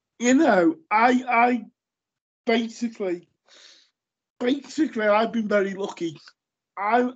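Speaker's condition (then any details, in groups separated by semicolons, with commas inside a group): Cerebral palsy; lifelong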